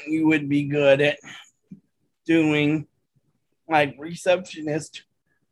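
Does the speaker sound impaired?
Yes: cerebral palsy; from birth, hands distorted, dexterity issues, types with one finger, needs 90-95% assistance from provider; age 33, uses adaptive voice dictation apps on phone and computer for typing.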